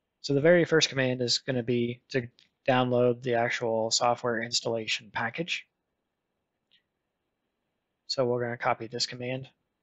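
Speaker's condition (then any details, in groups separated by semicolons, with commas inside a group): No condition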